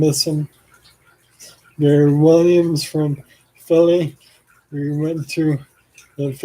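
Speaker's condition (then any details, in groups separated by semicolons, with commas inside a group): ALS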